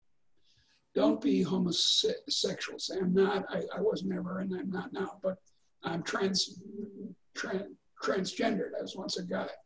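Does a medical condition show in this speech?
Yes: stuttering; stuttering since childhood, very severe as a child, constantly seeing therapists as a child; stutter still present to some degree; stuttered very badly as a child, milder now, word repetitions like i; here repeated sounds, repeated words.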